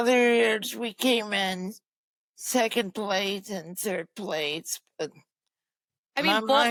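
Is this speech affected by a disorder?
Yes: cerebral palsy.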